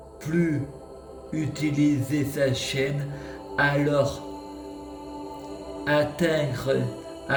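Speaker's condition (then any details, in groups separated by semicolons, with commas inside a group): Multiple sclerosis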